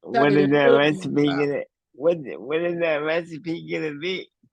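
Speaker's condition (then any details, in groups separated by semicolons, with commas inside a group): Cerebral palsy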